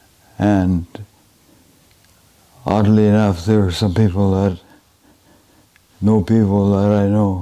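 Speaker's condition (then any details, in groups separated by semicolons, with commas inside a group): Advanced Parkinson's disease, severe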